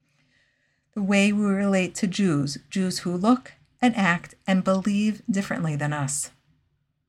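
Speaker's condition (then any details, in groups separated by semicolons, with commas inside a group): No condition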